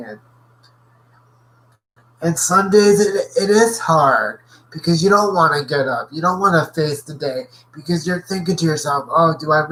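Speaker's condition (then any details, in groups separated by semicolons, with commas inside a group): Cerebral palsy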